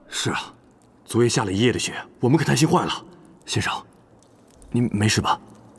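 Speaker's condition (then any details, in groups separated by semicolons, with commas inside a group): No condition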